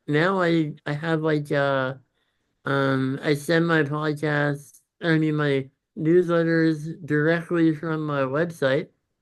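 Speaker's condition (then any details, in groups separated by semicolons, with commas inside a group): Congenital muscular dystrophy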